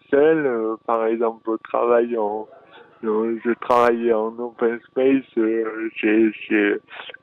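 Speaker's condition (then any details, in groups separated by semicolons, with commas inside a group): Dystonia; neurological brain disorder, oxygen lack impairing muscle supply, from delivery complication, present since birth; elocution disorder, fine motor impairment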